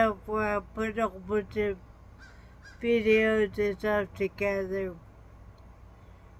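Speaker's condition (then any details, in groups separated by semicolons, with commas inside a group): Traumatic brain injury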